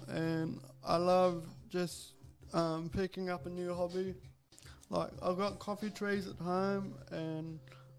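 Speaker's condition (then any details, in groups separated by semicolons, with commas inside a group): Cerebral palsy; from birth, back operation at age 5 severing nerves to reduce spasms, hands, legs, 11 hours; good strength and control; deep voice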